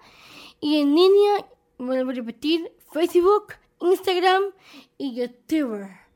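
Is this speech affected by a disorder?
Yes: Down syndrome; present from birth.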